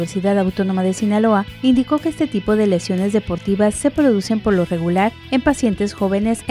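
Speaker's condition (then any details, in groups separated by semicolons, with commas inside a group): No condition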